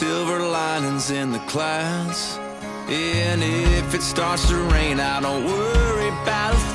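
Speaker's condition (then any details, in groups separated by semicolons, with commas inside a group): No condition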